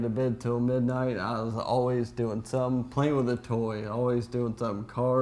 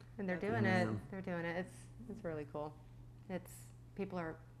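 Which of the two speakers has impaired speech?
The first: ALS; legs, arms and hands affected; quick progression, spastic legs, weak arms and hands.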